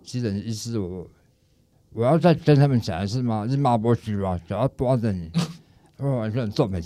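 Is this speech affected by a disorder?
Yes: tongue cancer, stage 4 tongue cancer and parotid cancer; cancer-free after treatment.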